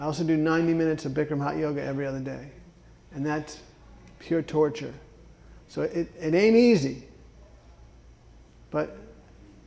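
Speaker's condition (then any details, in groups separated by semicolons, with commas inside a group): Parkinson's disease; some speech issues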